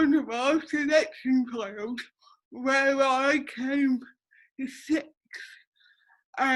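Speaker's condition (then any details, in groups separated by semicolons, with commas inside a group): Cerebral palsy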